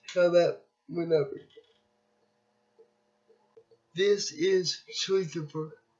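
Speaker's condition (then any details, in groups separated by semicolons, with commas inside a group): Cerebral palsy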